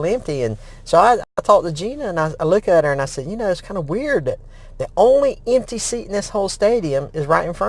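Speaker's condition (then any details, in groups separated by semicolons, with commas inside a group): No condition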